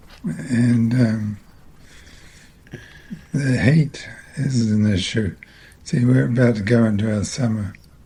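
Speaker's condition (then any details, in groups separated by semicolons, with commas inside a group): Multiple system atrophy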